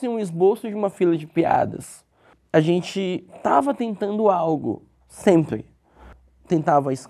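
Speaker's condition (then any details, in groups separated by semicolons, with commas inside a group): Cleft lip; congenital cleft lip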